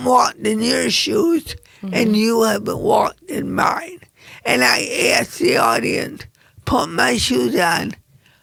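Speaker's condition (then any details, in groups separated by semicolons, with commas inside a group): Cerebral palsy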